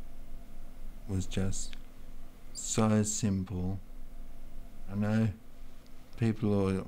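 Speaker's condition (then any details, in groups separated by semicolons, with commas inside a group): Multiple sclerosis; nerve damage to body muscles, wheelchair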